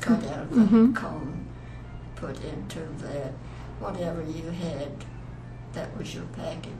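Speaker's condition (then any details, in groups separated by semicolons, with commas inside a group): Parkinson's; finishing speech therapy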